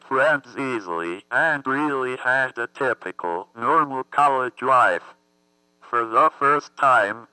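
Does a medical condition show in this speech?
Yes: athetoid cerebral palsy; motor brain injury.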